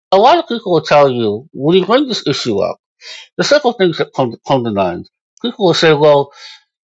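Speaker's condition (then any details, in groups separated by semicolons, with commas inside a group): Moebius syndrome; congenital, facial nerves undeveloped, cannot smile or frown, eyes cannot move side to side, turns head to read; a little hard to understand, certain letters hard to pronounce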